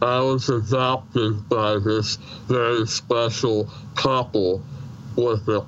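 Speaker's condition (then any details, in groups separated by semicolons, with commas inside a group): Treacher Collins syndrome, severe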